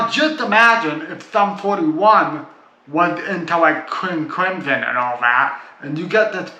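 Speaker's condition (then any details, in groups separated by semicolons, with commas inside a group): Cerebral palsy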